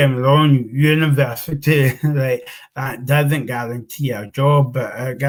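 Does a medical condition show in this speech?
Yes: cerebral palsy.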